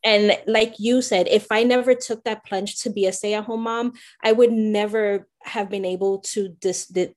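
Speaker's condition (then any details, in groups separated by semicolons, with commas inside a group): Stuttering; long-standing, has always tended to stay quiet because of it; stutters while talking on podcast, gave first workshop a week ago; word and part-word repetitions, entre- entrepreneur; host says stutter barely noticed; repeated sounds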